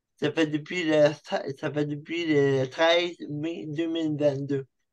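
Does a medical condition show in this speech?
Yes: cerebral palsy.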